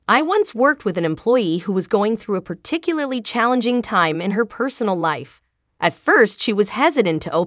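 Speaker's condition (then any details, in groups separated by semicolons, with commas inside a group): No condition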